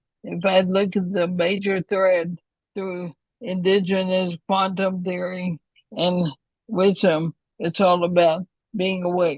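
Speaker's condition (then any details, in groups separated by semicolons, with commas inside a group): ALS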